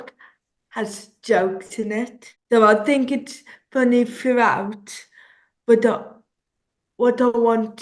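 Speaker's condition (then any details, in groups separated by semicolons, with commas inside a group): Cerebral palsy; some speech delay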